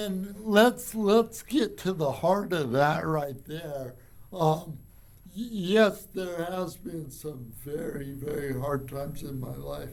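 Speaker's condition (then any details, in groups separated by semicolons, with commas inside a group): Cerebral palsy; from birth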